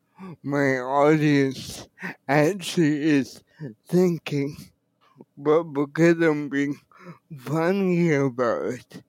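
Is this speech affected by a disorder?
Yes: cerebral palsy; wheelchair user.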